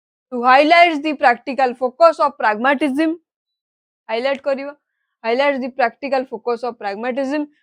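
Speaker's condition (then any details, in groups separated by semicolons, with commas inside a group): No condition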